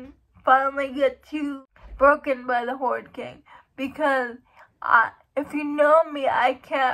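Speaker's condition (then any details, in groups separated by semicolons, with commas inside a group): Cerebral palsy; uses wheelchair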